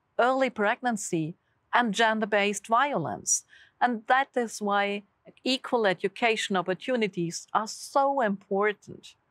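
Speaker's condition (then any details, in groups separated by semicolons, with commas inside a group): No condition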